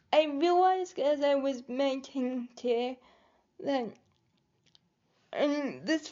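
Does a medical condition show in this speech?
Yes: cerebral palsy; able to articulate and speak.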